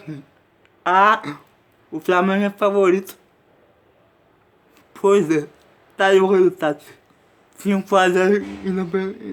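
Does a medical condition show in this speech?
Yes: cerebral palsy.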